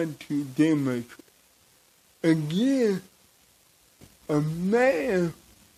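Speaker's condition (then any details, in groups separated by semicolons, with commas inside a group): Cerebral palsy; from birth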